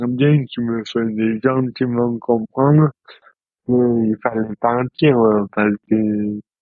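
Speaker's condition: Dystonia; present since birth

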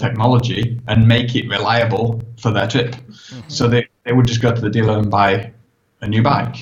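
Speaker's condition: No condition

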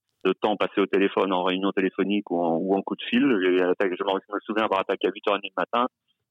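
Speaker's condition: No condition

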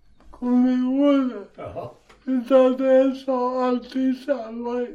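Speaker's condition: Cerebral palsy; walking improved with gym training

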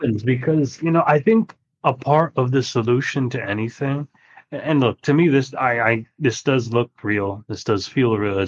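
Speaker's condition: No condition

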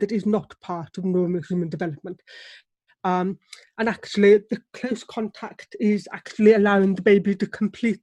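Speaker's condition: Deafness; relies on lip reading, struggles to hear baby cry or tones of sounds

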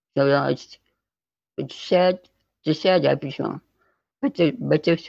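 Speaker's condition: Spinal muscular atrophy type 2; neuromuscular

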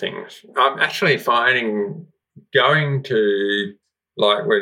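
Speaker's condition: Profound deafness, congenital, severe profound hearing loss; relearned speech sounds after implant with NDIS-funded speech therapist specialised in hearing loss

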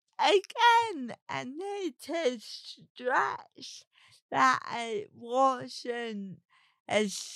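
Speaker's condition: Cerebral palsy; talks differently

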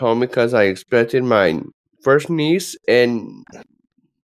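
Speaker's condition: Down syndrome; from birth

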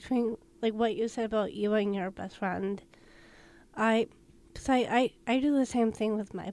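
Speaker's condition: Down syndrome

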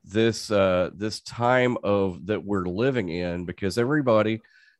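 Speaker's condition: No condition

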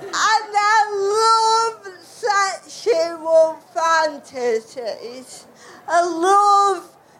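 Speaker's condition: Cerebral palsy; voice described by speaker as cute

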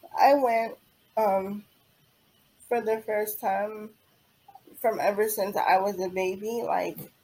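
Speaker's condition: Cerebral palsy; diagnosed at 9 months after delayed development, attended early intervention therapy

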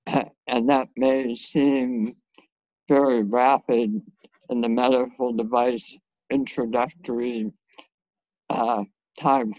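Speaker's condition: Head and neck cancer surgery; radiation

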